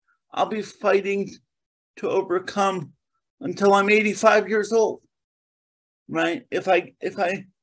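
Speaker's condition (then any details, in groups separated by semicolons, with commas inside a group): Cerebral palsy; diagnosed at about six months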